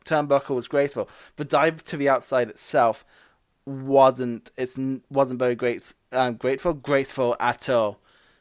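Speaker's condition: No condition

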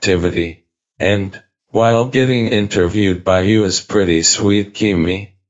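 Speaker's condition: ALS, speech-generating device; lost walking

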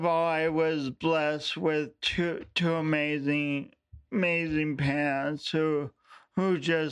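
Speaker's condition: Speech impediment; unique walk

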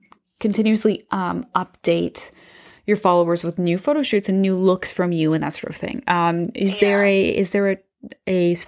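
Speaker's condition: No condition

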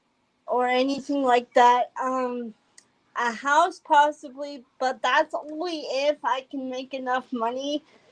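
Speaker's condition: Cerebral palsy; congenital, drives electric wheelchair

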